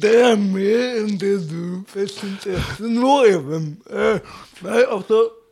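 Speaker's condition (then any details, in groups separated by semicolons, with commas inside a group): Cerebral palsy; speech difficulties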